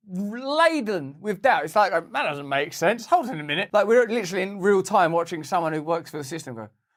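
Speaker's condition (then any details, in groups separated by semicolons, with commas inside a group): No condition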